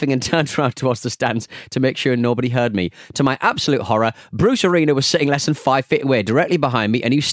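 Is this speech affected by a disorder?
No.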